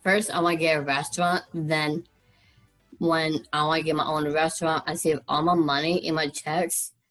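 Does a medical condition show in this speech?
Yes: Down syndrome; trisomy 21, heart surgery in childhood, eye surgery, other childhood surgeries, thyroid removed; age 22.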